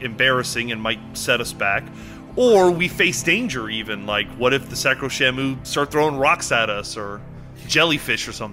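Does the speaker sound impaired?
No.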